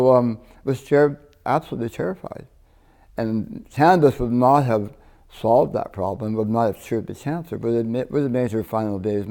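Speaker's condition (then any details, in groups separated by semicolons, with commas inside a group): Tongue cancer, partial glossectomy; tongue carcinoma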